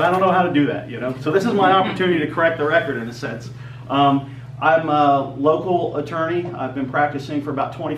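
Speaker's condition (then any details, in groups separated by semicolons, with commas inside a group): No condition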